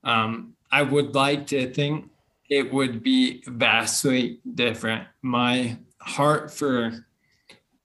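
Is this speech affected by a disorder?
Yes: bulbar onset ALS; speech problems first, first diagnosed as tick-bite Lyme disease and infections, treated, then neurologist; diagnosed a few months ago, over a year after first symptoms, no cure or effective treatment; at first only after alcohol, later in everyday life, disease taking speaking away.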